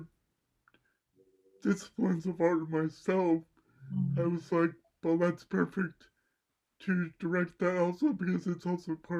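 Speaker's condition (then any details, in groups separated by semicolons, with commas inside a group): Cerebral palsy; mild left side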